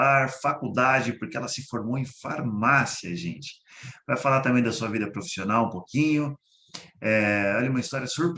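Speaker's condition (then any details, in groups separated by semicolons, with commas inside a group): No condition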